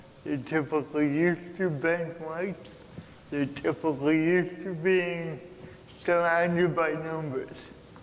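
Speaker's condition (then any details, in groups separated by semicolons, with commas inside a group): Cerebral palsy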